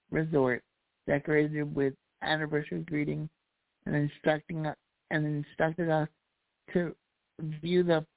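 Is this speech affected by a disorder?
Yes: cerebral palsy; daily walking practice down block and back set by father.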